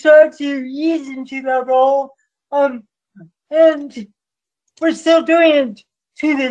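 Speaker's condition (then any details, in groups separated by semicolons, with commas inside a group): Cerebral palsy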